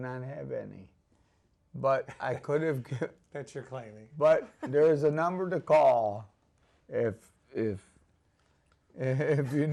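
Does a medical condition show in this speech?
Yes: ALS.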